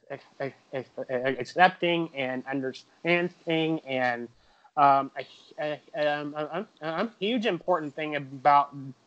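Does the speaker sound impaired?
Yes: stuttering; chronic developmental stuttering, onset about age 3 to 3.5 per parents, not outgrown, persisted into adulthood; still stutters, describes it as a communication disability, avoids answering unknown phone calls; here repeated sounds.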